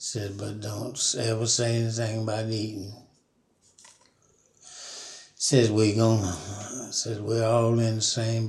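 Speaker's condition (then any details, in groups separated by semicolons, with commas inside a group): Parkinson's disease; never broken a bone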